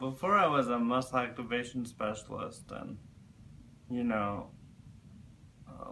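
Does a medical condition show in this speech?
Yes: cerebral palsy; present from birth.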